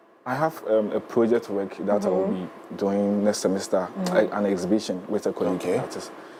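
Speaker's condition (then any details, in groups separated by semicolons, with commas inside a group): No condition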